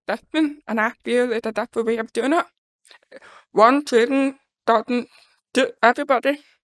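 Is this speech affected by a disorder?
Yes: deafness; congenital deafness, born deaf.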